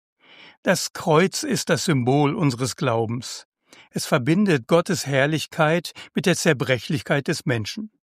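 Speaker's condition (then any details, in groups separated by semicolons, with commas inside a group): No condition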